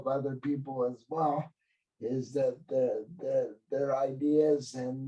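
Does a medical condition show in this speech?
Yes: cerebral palsy.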